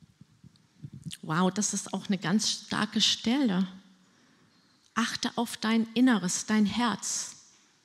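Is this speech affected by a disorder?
No.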